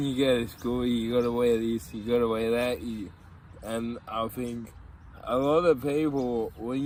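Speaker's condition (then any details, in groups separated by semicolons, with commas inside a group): Cerebral palsy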